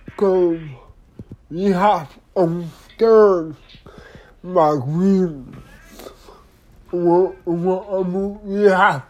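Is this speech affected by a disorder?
Yes: disability affecting speech; speech not clear.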